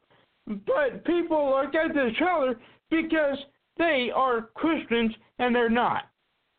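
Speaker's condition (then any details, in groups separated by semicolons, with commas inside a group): Cerebral palsy; visible to casting agents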